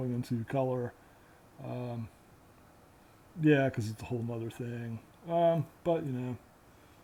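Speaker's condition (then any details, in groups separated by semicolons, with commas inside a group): No condition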